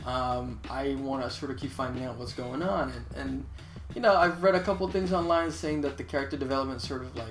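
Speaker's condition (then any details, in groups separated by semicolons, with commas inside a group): No condition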